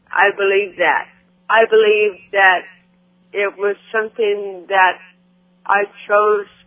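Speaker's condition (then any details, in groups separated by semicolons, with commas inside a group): Cerebral palsy; improved by stand-up comedy performing as articulation practice and speech therapy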